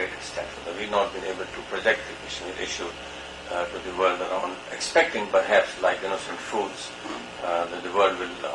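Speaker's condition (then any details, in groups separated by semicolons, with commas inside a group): No condition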